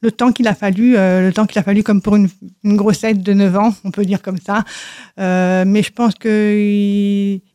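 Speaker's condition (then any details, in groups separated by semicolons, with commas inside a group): Deafness from birth; congenital, right-ear hearing aid from age 2.5 to 3, left ear hears nothing, left aid refused; learned to speak through many speech therapy sessions, speech does not reveal deafness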